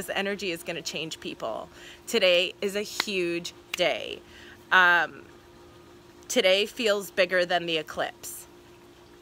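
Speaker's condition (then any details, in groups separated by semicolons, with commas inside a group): No condition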